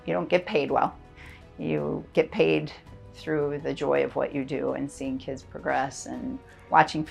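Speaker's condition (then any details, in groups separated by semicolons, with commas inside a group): No condition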